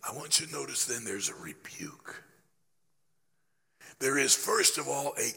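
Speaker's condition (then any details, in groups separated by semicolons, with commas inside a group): Laryngeal cancer after radiation; still affected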